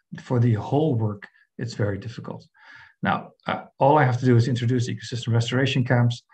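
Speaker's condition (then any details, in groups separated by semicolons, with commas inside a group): No condition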